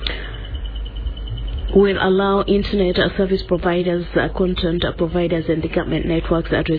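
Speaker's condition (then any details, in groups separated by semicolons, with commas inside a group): No condition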